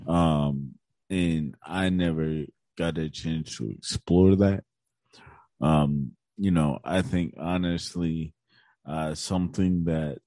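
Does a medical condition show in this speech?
Yes: cerebral palsy; right side weaker than left.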